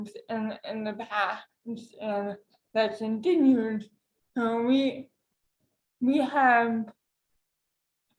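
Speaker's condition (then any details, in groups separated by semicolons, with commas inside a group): Cerebral palsy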